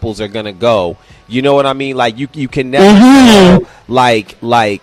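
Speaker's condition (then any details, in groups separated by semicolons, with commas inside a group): No condition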